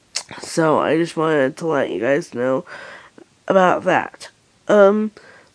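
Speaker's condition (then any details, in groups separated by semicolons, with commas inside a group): Cerebral palsy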